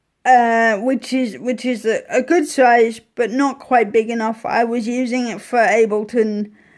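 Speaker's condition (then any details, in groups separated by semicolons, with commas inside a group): Cerebral palsy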